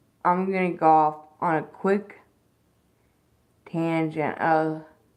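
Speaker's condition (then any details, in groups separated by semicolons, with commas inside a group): Disability causing slurred speech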